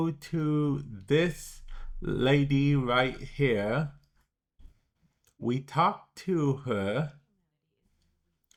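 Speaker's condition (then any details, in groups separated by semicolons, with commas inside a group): Cerebral palsy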